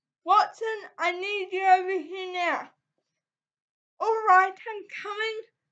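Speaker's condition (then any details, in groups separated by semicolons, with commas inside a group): Cerebral palsy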